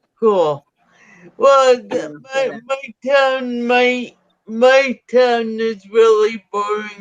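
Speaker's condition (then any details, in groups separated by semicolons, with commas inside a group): Cerebral palsy; spasticity, startle reflex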